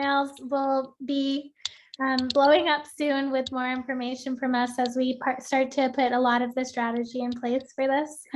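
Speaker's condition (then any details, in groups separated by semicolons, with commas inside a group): No condition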